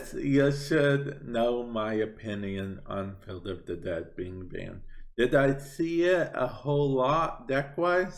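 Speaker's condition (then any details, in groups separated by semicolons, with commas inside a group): Cerebral palsy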